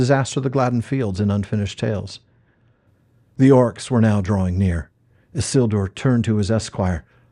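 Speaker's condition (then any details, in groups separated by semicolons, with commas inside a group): No condition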